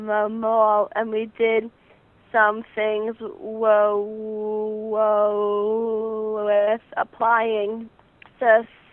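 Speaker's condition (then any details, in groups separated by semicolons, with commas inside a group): Stuttering; stuttering since beginning to talk, speech therapy with own speech therapist; about 18, starting college, therapy every two weeks, summer three-session intensive, Friends National Association; needs extra time to speak, letters to teachers, friends avoid filling in words; repeated sounds, prolonged sounds, blocks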